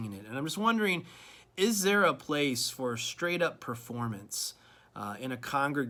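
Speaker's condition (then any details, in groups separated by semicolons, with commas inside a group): No condition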